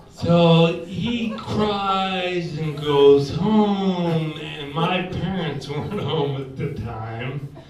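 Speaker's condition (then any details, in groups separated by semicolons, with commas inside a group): Ataxia; progressive, affects balance and speech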